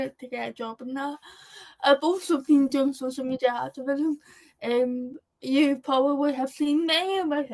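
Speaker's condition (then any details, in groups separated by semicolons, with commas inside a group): Cerebral palsy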